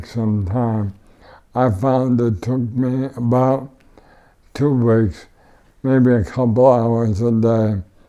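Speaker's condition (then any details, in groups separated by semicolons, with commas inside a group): ALS; tracheotomy, wheelchair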